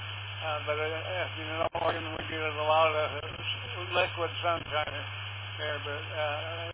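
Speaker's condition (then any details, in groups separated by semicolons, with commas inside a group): Parkinson's; left side affected, uses wheelchair; sitting in wheelchair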